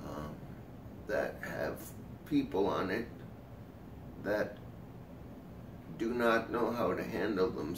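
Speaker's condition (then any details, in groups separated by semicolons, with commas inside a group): Cerebral palsy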